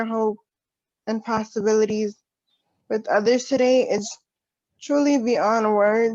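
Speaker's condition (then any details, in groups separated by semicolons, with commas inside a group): Cerebral palsy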